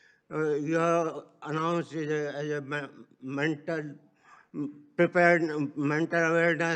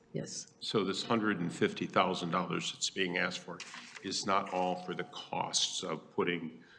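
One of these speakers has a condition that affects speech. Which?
The first: Parkinson's disease.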